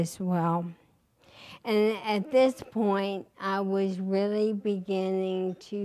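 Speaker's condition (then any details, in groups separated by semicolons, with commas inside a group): ALS; recently diagnosed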